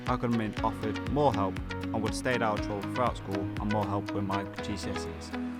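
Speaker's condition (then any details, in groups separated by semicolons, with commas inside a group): No condition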